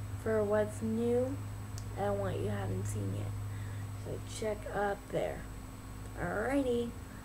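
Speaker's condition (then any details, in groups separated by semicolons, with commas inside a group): Cerebral palsy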